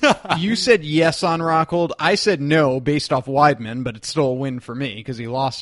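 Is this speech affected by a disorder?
No.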